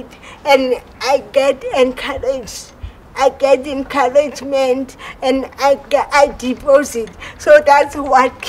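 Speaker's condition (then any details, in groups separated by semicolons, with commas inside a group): Cerebral palsy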